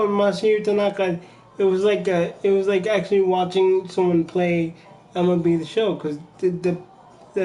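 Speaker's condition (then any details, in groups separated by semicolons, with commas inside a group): Cerebral palsy; from birth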